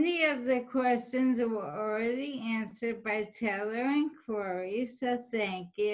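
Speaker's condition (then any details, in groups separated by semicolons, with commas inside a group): ALS; speech may be hard to understand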